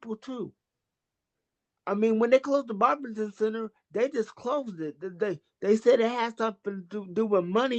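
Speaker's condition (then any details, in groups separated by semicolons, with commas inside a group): Cerebral palsy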